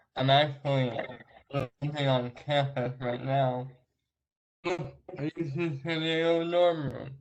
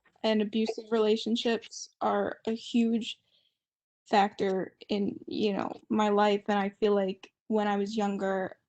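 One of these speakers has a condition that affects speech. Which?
The first: traumatic brain injury.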